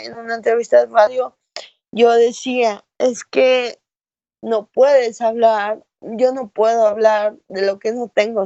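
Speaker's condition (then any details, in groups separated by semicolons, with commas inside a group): Cerebral palsy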